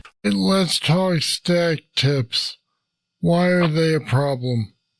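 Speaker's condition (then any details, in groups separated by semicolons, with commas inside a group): Parkinson's disease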